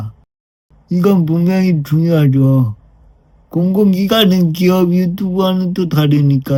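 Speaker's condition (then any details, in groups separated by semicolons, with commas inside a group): Brain lesion disability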